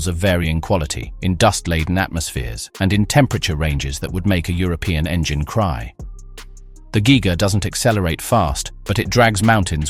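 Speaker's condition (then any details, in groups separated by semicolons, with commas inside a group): No condition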